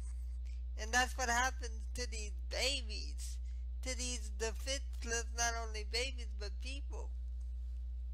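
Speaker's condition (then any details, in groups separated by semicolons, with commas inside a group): Spastic cerebral palsy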